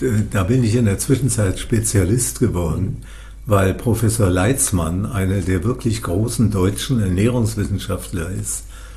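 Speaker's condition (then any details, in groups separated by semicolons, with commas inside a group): Parkinson's disease; on medication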